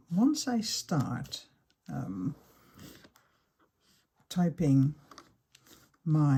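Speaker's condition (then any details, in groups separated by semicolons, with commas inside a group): No condition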